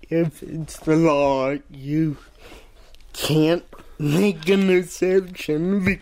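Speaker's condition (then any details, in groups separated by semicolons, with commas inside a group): Cerebral palsy; says cannot do voices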